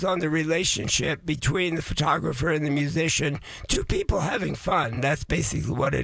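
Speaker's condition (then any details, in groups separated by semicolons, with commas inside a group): Voice changed after vocal cord surgery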